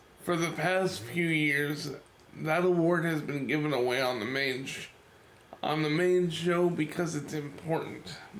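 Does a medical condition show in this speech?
Yes: cerebral palsy.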